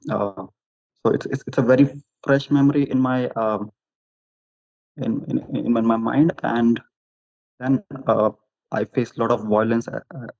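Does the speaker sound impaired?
Yes: stammering; stammer since very young age, at 16 blocked, stammered and spat during school assembly speech; adult, openly discloses stammer, expects to stammer during this conversation, asks listeners for patience; stammers less when more confident, stammers when nervous; here repeated sounds, repeated words, prolonged sounds.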